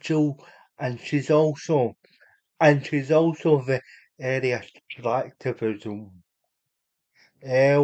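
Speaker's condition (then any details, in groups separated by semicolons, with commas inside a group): Cerebral palsy; unable to walk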